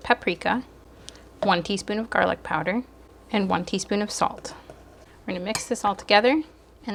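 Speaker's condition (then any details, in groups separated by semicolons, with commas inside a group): No condition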